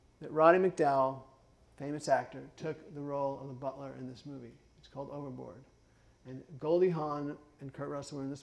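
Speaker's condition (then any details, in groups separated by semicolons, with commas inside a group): Parkinson's; cognitive issues, impaired multitasking and judgment, fatigue, stopped working as lawyer at 48; some speech issues, ice water harms vocal cords, drinks warm water, speech therapy judged unnecessary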